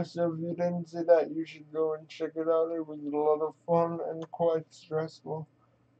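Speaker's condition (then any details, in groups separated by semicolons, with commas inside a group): Quadriplegic cerebral palsy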